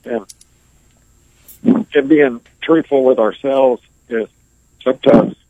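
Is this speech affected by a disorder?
Yes: ALS; ALS (Lou Gehrig's disease), progressive, nearly 20 years since diagnosis; breathes through ventilator; still able to speak clearly, slower pace due to ventilator.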